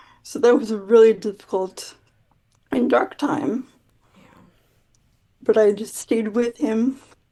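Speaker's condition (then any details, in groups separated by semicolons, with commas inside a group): Quadriplegic cerebral palsy; quadriplegic, birth oxygen lack and brain bleed, spasticity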